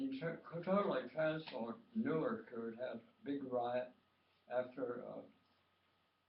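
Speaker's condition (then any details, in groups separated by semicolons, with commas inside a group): Tongue cancer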